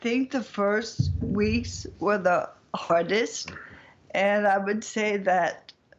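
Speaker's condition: Bulbar ALS; bulbar onset ALS, speech, swallow and breathing presentation, expected faster progression, voice expected to go sooner; recently diagnosed, choking first then speech changes, careful eating, breathing difficulty when choking, stamina can wane; lisp, difficulty with articulation, effortful tongue movement, not speaking clearly, ALS impact audible

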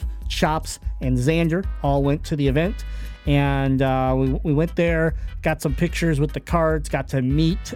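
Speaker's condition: Cleft palate; many surgeries

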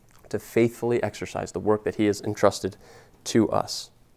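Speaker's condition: No condition

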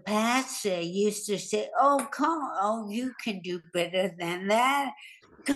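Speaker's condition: Hemorrhagic stroke; near-fatal brain bleed with unconsciousness, weak right side, right-handed, now types only with left hand; more than a year after stroke; trouble putting thoughts into language, brain works faster than tongue, hard getting words out quickly

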